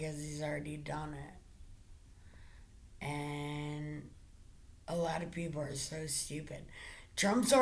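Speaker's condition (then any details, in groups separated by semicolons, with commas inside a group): Brain injury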